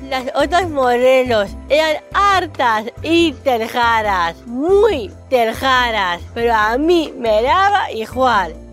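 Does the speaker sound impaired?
Yes: Down syndrome; intellectual disability.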